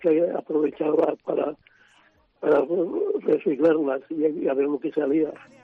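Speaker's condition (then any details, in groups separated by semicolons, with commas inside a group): Parkinson's disease; Parkinson's disease diagnosed 12 years ago, six months after retiring, now 77; regular neurologist reviews, doctors advised staying active, activity reported to help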